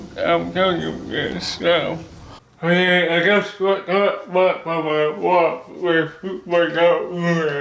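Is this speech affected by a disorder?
Yes: cerebral palsy; speech disability.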